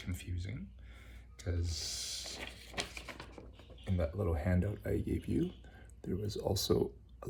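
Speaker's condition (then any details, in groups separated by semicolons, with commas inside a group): No condition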